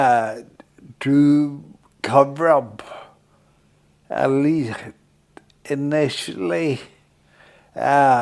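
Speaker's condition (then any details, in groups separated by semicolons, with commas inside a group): Friedreich's ataxia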